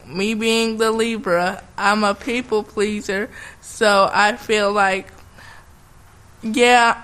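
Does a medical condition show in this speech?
Yes: cerebral palsy.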